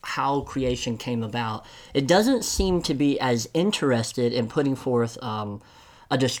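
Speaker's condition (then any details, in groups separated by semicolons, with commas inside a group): Cleft lip and palate; congenital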